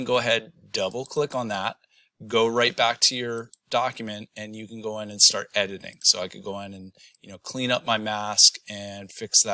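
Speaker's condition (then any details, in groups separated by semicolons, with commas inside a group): No condition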